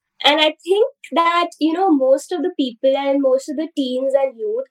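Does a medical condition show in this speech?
No.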